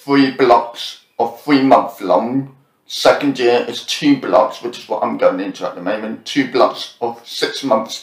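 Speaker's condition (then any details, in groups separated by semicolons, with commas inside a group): Profound deafness with cochlear implants, born profoundly deaf, cochlear implants; speaks fairly clearly after smooth speech therapy, speech not always this clear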